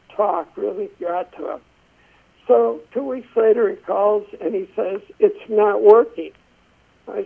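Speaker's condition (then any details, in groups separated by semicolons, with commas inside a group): Essential tremor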